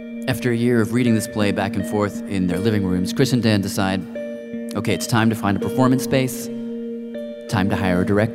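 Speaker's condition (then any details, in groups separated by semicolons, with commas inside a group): No condition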